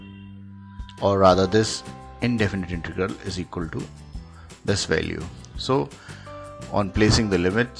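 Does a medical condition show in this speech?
No.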